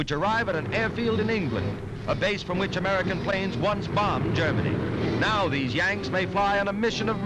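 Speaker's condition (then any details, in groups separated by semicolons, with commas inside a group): No condition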